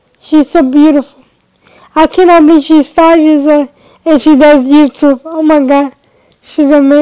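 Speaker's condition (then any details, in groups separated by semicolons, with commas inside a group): Cerebral palsy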